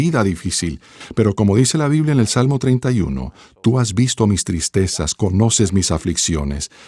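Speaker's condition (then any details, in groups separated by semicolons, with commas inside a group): No condition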